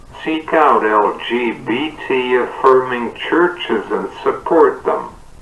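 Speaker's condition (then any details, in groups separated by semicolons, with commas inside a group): Cerebral palsy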